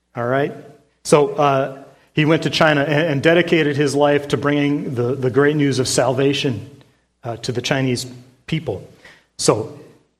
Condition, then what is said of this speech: No condition.